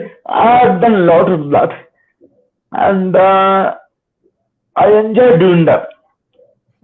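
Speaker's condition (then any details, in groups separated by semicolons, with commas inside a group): Cerebral palsy; spastic type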